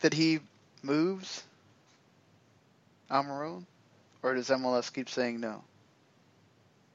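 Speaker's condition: No condition

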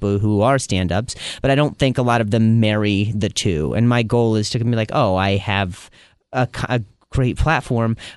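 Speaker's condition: Stutter, acquired, from concussion; caused by concussion from softball injury, went to sleep on concussion; few years since onset; repeated sounds, blocks

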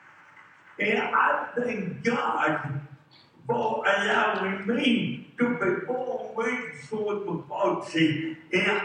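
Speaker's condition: Cerebral palsy; from birth

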